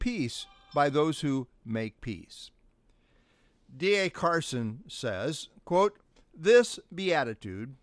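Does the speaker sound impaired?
No.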